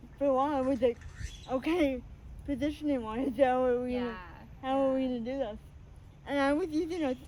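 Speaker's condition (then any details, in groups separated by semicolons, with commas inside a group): Spastic cerebral palsy; uses wheelchair; can speak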